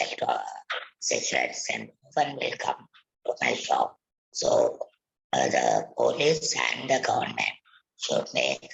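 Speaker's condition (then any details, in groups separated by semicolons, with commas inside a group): Laryngectomy for vocal cord cancer; laryngectomy, voice prosthesis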